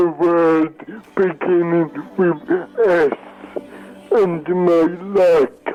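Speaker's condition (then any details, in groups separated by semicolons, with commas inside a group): Cerebral palsy; wheelchair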